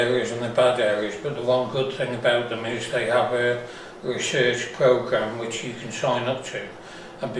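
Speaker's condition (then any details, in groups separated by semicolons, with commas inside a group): Parkinson's; diagnosed about 5 years ago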